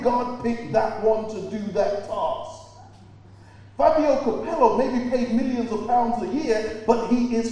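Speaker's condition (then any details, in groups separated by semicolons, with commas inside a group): No condition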